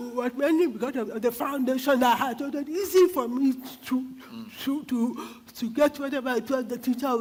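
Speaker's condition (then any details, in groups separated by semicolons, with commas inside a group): Cerebral palsy; diagnosed by brain scan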